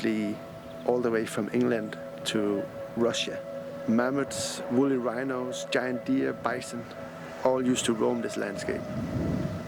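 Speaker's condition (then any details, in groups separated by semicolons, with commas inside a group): No condition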